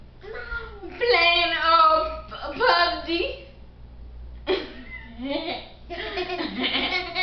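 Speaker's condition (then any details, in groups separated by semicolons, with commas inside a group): Cerebral palsy; caused by birth stroke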